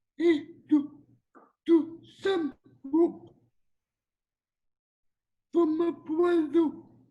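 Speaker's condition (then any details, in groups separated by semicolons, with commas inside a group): Cerebral palsy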